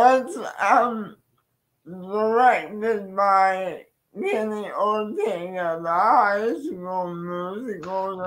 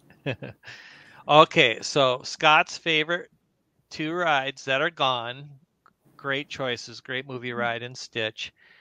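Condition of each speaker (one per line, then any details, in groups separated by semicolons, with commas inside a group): Cerebral palsy
No condition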